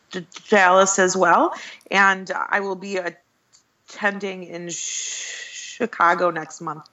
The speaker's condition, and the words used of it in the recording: Stuttering. It's, I do stutter on it.